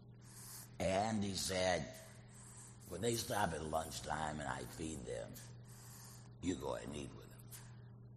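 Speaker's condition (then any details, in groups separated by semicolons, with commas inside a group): Laryngectomy, voice prosthesis; earlier could barely whisper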